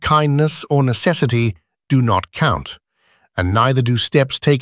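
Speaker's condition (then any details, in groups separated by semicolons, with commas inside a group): No condition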